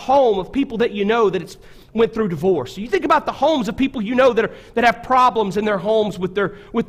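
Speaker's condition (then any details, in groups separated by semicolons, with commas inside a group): No condition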